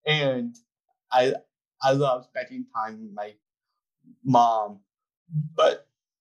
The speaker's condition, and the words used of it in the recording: Down syndrome. And you're very articulate in the details of it, that